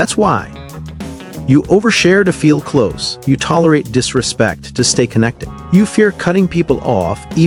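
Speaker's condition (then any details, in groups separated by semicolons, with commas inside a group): No condition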